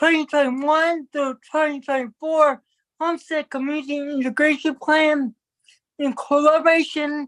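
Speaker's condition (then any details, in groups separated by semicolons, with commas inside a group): Cerebral palsy; from birth, affects movement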